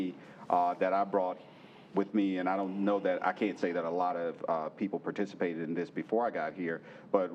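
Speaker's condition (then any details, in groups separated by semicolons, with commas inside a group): No condition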